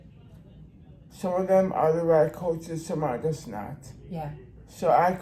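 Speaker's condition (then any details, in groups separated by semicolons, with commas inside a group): Brain injury; in brain injury rehab facility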